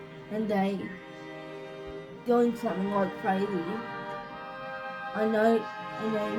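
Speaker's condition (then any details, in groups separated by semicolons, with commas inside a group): Cerebral palsy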